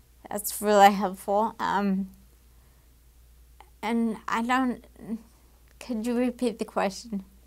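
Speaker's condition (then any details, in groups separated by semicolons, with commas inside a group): Damaged diaphragm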